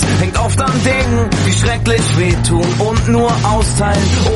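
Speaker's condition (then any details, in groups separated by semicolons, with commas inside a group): No condition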